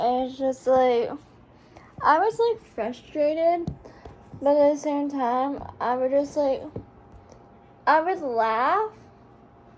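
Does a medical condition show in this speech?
Yes: cerebral palsy.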